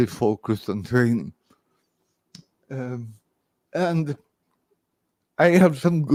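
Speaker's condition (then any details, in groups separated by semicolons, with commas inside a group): Cerebral palsy, severe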